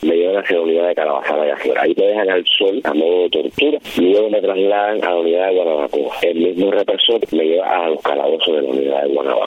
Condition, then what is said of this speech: None; typical speech.